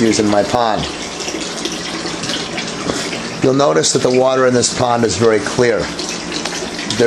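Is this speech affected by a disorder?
No.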